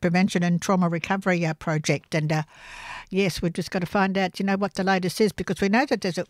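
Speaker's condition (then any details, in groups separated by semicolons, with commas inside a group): No condition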